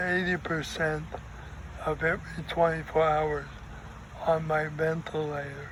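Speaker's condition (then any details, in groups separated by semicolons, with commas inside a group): ALS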